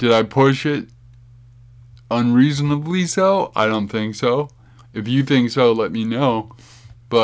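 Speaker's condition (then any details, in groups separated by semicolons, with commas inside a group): Cerebral palsy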